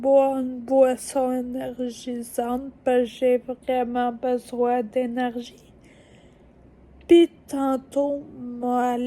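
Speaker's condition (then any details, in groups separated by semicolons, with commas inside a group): Ataxia; degenerative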